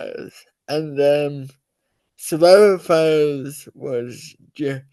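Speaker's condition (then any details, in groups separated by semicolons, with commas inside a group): Cerebral palsy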